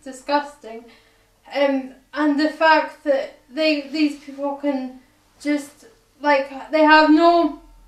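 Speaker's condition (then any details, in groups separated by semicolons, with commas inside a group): Cerebral palsy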